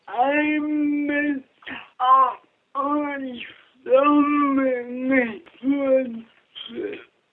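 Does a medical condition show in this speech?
Yes: cerebral palsy; from birth; speech hard for others to understand, friend Judy interprets and repeats her answers for listeners.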